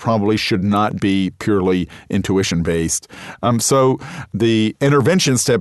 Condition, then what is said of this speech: No condition.